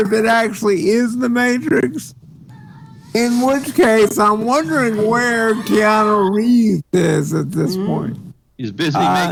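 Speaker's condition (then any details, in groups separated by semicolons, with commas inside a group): Cerebral palsy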